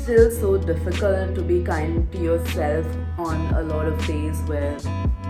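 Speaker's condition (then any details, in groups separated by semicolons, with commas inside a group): No condition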